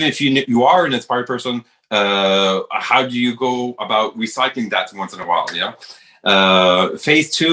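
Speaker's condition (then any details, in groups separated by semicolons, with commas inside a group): No condition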